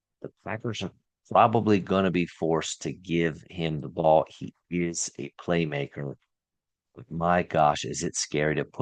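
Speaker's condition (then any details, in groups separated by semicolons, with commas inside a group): No condition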